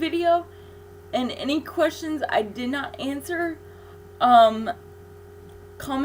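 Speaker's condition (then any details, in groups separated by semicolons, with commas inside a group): Cerebral palsy; infant ventilator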